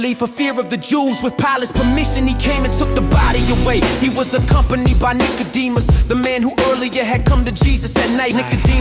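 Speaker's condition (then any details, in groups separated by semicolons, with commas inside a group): No condition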